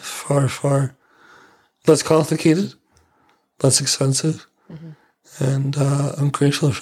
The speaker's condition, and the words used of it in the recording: ALS (motor neuron disease). And so we notice actually that his voice, his swallowing, everything is improved when we're in a humid climate.